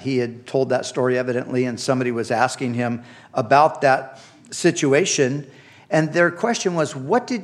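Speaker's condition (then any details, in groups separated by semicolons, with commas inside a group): No condition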